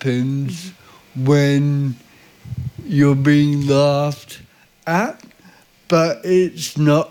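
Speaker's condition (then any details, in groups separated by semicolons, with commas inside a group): Cerebral palsy; visible disability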